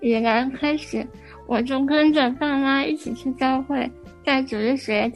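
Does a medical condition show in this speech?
Yes: spinal muscular atrophy; genetic, from birth, most severe type, motor neuron disease, weak and never stood, fully dependent since childhood; age 23, outlived doctors' prediction of not surviving to adulthood.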